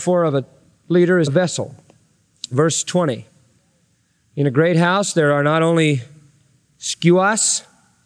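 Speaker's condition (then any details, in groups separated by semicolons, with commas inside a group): No condition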